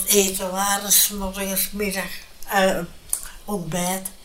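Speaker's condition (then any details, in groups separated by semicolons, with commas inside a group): Brain hemorrhage; speaks less well than before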